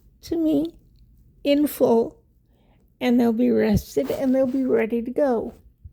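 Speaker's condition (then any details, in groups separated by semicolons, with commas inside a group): Cerebral palsy; wheelchair user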